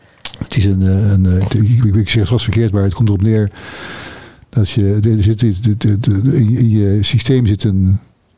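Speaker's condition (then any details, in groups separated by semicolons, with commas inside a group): Parkinson's disease; progressive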